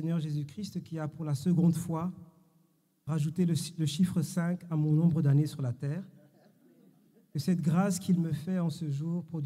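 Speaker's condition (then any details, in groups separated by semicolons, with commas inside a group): No condition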